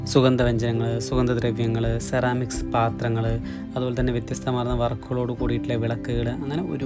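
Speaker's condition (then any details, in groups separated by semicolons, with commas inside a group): No condition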